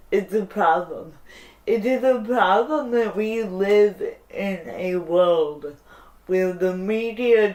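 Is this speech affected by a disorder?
Yes: cerebral palsy.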